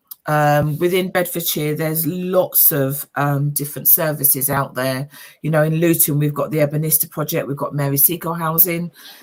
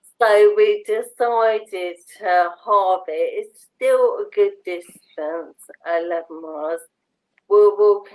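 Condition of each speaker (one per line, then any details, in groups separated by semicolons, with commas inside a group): No condition
Motor neurone disease; bulbar onset, mouth, speech and swallowing, feeding tube; nearly two years since diagnosis, slow progressor, hands and arms working; voice somewhat changed, eats slowly, drinks via straw, tablets hard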